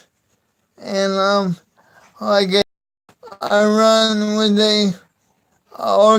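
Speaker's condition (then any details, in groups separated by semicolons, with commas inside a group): Cerebral palsy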